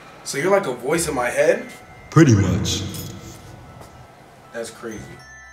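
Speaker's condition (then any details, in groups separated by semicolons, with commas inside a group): No condition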